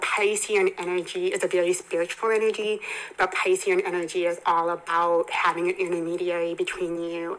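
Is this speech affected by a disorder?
Yes: hearing impairment; congenital hearing impairment, bilateral cochlear implants.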